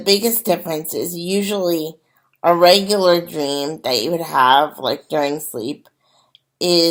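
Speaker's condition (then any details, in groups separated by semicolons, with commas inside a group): Cerebral palsy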